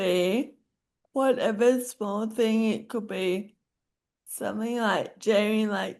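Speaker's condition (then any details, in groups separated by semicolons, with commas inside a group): Friedreich's ataxia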